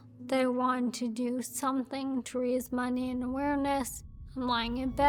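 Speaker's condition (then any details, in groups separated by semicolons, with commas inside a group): ALS; voice weakening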